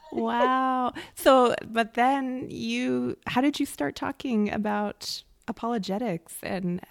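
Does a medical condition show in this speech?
No.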